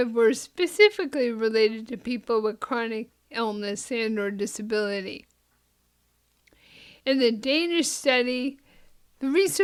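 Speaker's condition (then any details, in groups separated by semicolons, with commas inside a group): Myotonic dystrophy; progressive muscular disease affecting mobility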